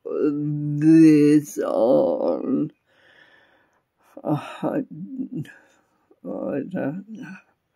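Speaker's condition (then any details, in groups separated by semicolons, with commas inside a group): Functional neurological disorder; post-vaccine onset, earlier essential tremor; cannot walk properly today; cannot talk properly today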